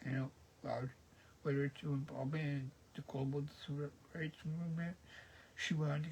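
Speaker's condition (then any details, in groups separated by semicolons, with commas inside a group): Cerebral palsy; present since birth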